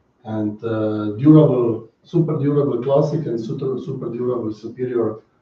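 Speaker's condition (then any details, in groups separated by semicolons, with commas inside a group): No condition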